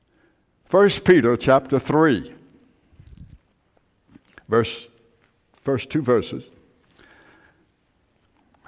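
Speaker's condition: No condition

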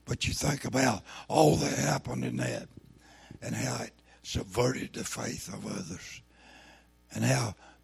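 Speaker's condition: Throat cancer, lost vocal cord

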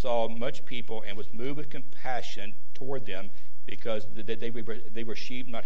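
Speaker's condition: Stuttering; stutter as usual way of talking, recent neck surgery; throat may get scratchy during talk, Halls lozenges at hand; worse when unwell, mistaken for stroke by Life Squad paramedics; repeated sounds, prolonged sounds

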